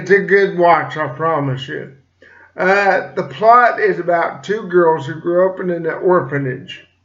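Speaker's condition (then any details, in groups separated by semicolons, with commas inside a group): Cerebral palsy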